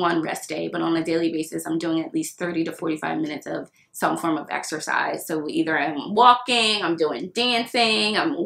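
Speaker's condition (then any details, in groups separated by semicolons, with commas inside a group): No condition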